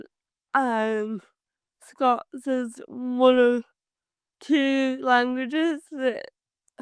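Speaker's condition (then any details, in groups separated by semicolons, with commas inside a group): Cerebral palsy; from birth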